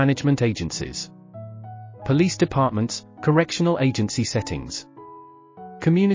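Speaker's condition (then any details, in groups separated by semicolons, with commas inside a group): No condition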